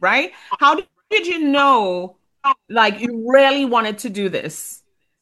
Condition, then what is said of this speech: None; typical speech.